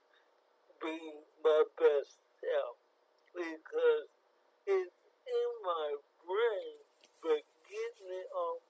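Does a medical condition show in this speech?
Yes: cerebral palsy; from birth, born very premature, affects fine motor skills, cognition unaffected; difficulty tying shoes and writing, types everything.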